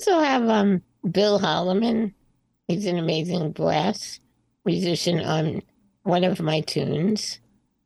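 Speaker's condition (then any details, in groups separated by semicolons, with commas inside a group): Spinal muscular atrophy type 2; from birth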